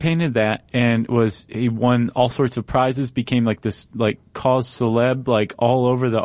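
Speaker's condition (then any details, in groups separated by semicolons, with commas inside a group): No condition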